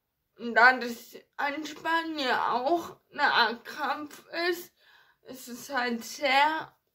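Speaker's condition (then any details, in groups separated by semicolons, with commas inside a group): Ataxia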